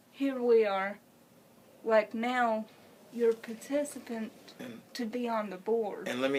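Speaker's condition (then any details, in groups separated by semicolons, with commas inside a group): Cerebral palsy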